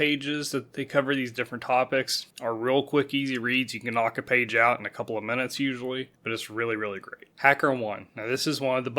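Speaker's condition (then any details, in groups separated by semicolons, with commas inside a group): No condition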